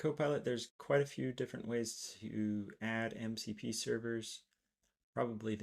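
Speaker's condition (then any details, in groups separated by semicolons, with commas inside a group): No condition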